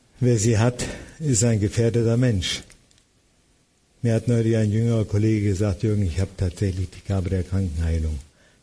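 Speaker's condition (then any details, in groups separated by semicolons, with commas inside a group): Parkinson's disease; tremor-free on stage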